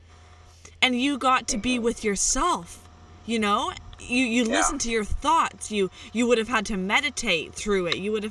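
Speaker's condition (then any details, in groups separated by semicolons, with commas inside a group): No condition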